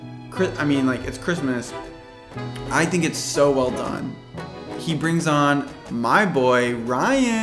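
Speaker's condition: No condition

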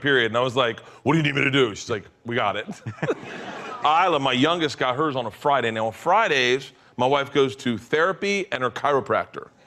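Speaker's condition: No condition

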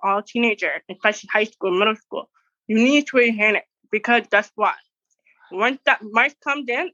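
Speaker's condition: Deaf; wears hearing aid

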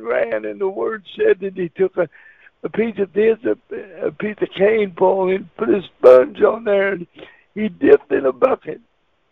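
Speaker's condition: Cerebral palsy; wheelchair user

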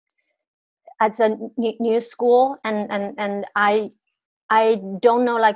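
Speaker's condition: Stuttering; onset around age 5 to 6 in China, only family member who stutters; not severe at onset, much worse after eighth-grade bullying, unable to tell stories, blocks, repetitions, hidden; repeated sounds, prolonged sounds

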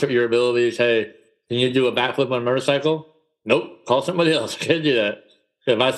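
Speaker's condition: Cleft palate; congenital cleft palate

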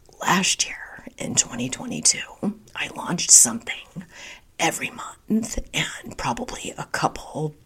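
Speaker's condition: Spasmodic dysphonia; diagnosed seven months ago; holistic treatment with Dr. Chang and Dr. Lin, new diet, not using Botox

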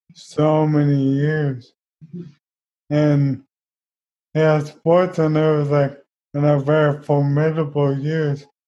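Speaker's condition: ALS; wheelchair built, arriving in about a week; expects to lose speech, plans typed synthetic voice device; still speaks but less coherent and audible, will later type everything out

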